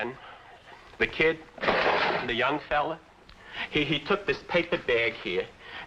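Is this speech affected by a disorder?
No.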